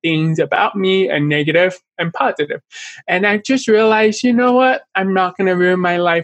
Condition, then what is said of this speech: Deafness. And my speech is okay. I still have an accent, but I've been doing speech therapy for years.